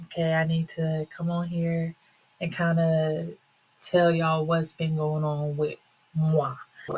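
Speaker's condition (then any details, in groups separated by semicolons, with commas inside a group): No condition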